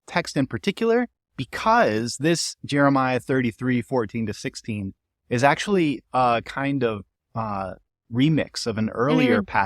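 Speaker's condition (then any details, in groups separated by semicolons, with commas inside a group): No condition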